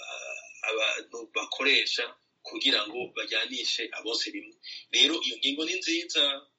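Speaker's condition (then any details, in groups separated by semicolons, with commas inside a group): No condition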